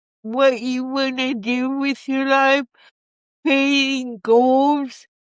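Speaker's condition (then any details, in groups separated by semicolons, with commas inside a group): Cerebral palsy; from birth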